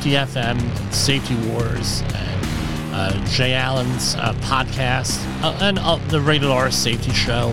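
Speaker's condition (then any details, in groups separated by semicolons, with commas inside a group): Cleft lip and palate; present since childhood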